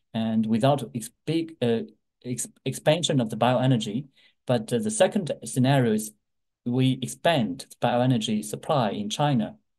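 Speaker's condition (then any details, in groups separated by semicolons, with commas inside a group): No condition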